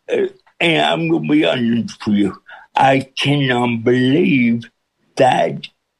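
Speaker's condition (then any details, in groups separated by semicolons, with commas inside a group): Cerebral palsy with speech impediment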